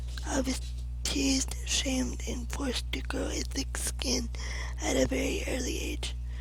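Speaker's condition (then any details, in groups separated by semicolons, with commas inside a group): Cerebral palsy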